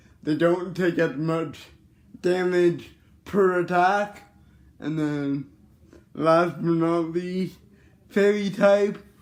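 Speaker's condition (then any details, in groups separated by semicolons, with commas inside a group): Cerebral palsy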